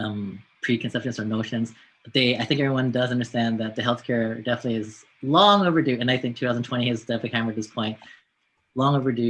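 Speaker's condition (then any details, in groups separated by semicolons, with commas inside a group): No condition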